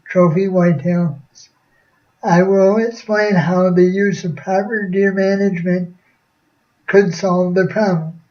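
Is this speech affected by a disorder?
Yes: cerebral palsy.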